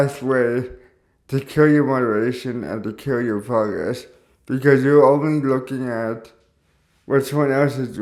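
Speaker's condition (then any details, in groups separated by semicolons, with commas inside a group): Cerebral palsy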